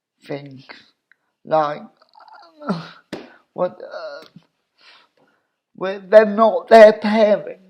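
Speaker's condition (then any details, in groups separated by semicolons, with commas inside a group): Cerebral palsy; wheelchair user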